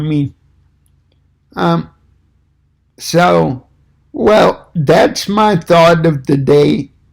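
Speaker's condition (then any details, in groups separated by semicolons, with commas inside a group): Cerebral palsy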